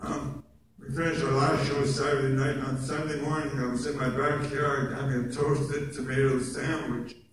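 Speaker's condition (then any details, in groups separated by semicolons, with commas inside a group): Oral cancer; base of tongue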